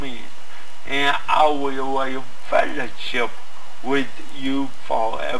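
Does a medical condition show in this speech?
Yes: cerebral palsy.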